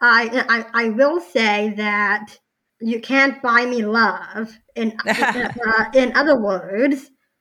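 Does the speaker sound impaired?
Yes: Down syndrome.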